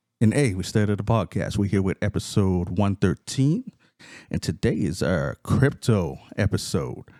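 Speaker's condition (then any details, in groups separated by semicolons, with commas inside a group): No condition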